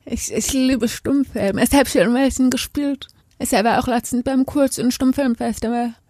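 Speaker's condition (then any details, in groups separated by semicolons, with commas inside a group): Deafness; not hard of hearing, spoken language as mother tongue, hearing school, sign language learned later; speaks aloud and signs, bilingual, voice different and louder, hearing people forget deafness because she speaks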